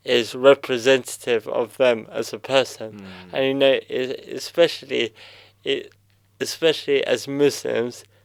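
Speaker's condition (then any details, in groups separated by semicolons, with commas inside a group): Cerebral palsy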